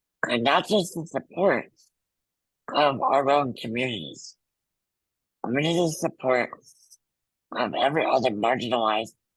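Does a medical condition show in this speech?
Yes: muscular dystrophy.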